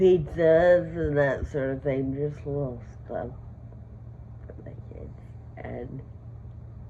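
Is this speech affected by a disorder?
Yes: Friedreich ataxia, severe.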